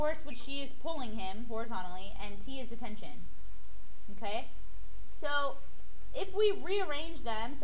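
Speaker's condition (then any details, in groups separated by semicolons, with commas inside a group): No condition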